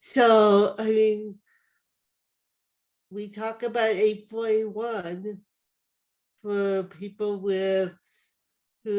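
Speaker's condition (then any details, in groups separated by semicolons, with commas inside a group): Cerebral palsy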